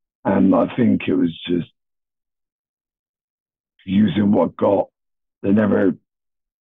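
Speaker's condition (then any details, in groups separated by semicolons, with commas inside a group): No vocal cords after airway collapse; Pfeiffer syndrome, tracheostomy at 6-8, airway collapse took vocal cords, rib cartilage airway rebuild, ~250 operations; speaks without vocal cords, sometimes pain speaking, camera throat exam at Bristol ENT clinic; told may never speak again, childhood speech therapy, voice never broke, Bristolian accent, childhood croup, heavy breathing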